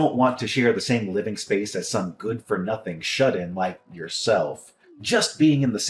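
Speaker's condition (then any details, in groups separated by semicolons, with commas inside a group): No condition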